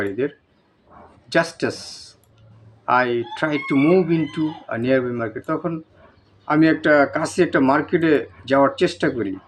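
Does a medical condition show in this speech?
No.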